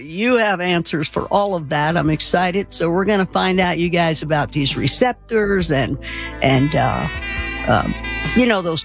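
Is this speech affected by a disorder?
No.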